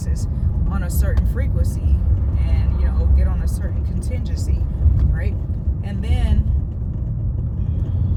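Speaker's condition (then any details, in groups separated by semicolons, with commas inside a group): No condition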